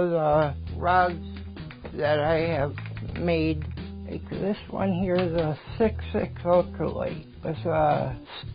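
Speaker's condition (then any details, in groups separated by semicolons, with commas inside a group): Ataxia; balance problem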